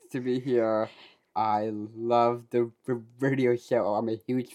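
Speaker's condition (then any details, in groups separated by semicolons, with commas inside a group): Down syndrome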